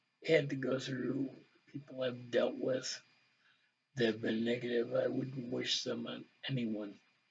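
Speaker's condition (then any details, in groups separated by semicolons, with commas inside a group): Ataxia; balance and speech deficit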